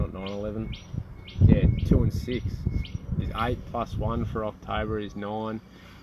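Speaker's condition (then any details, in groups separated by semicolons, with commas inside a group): No condition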